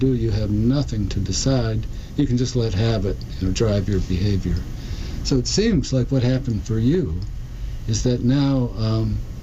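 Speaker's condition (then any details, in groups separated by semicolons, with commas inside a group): Parkinson's disease; diagnosed almost 4 years ago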